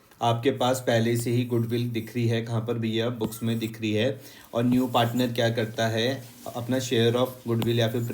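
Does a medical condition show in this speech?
No.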